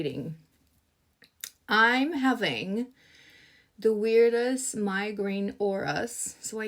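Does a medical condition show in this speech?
No.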